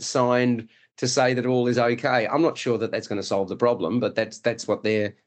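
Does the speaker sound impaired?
No.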